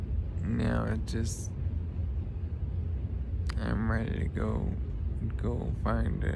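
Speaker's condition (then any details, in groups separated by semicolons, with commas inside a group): Traumatic brain injury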